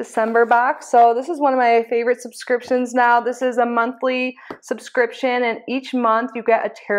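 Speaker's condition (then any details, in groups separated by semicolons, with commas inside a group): No condition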